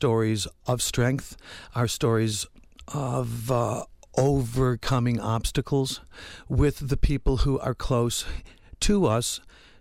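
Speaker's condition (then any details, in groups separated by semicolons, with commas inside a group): Stutter, mild; little stutter, audible to listeners; prolonged sounds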